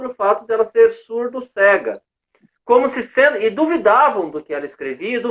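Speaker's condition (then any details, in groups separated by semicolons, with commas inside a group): No condition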